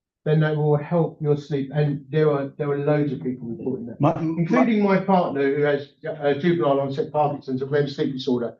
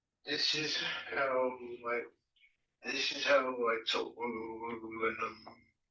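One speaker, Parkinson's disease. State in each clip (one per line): One year later, speaking again with device
A year earlier, nonverbal when off medication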